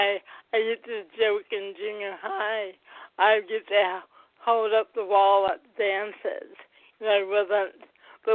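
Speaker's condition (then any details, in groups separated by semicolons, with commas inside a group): Cerebral palsy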